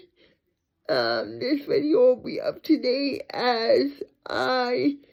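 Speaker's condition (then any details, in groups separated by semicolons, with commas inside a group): Cerebral palsy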